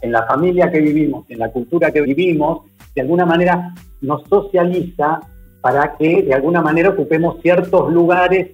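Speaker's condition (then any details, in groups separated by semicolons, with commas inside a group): No condition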